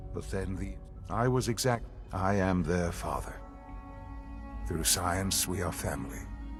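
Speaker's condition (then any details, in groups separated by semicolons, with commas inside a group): No condition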